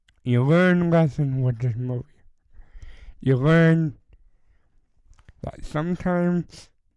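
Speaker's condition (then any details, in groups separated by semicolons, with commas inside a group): Cerebral palsy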